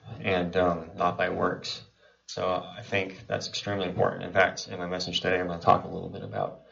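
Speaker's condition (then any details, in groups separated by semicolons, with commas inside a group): Cleft palate and cleft lip; present from birth in Kuwait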